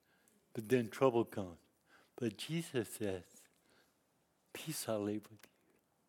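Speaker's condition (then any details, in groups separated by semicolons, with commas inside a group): Cerebral palsy; lifelong disability since youth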